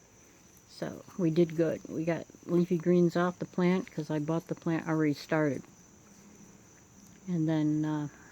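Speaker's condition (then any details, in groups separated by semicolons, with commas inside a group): No condition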